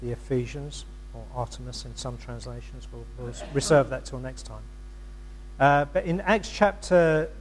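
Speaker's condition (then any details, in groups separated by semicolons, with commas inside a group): No condition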